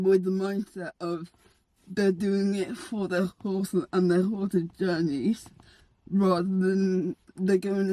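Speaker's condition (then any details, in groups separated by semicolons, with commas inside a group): Cerebral palsy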